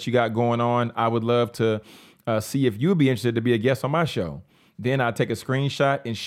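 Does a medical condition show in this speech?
No.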